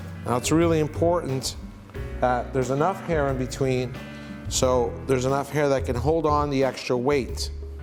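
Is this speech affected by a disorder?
No.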